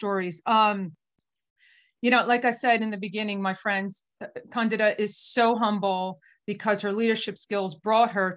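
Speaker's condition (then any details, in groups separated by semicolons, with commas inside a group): No condition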